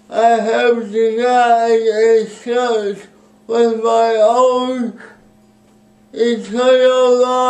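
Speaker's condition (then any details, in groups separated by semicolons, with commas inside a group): Speech impairment after birth surgery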